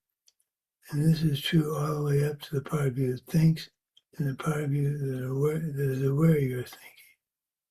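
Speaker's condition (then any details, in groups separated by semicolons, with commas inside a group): Parkinson's; age 73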